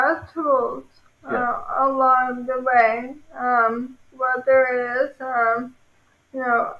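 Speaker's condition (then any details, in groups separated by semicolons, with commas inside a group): ALS; over five years since diagnosis, rapid decline to cane use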